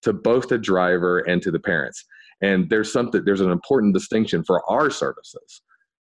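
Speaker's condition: No condition

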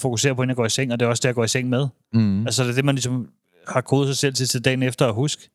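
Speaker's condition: No condition

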